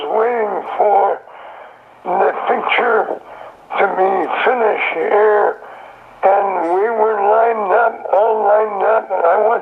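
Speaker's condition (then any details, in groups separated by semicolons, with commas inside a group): Throat cancer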